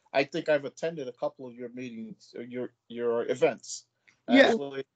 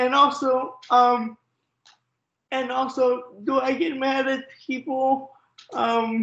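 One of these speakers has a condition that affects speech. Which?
The second: cerebral palsy; third stage, wheelchair most of day; speech not impaired, sometimes hyperventilates when talking.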